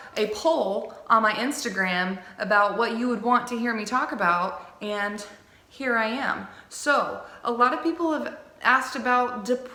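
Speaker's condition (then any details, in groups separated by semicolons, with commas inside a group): No condition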